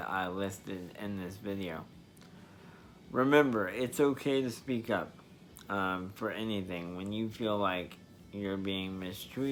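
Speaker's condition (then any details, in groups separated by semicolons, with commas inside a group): Spastic diplegia cerebral palsy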